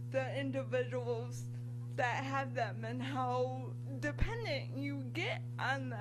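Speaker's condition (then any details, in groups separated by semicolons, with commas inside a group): Cerebral palsy; from birth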